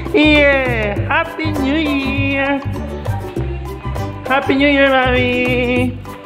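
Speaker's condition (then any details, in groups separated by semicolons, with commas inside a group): No condition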